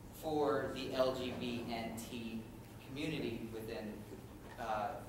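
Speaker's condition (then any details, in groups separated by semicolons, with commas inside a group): No condition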